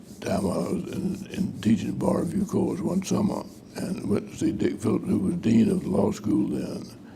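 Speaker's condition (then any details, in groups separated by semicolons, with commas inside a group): Parkinson's disease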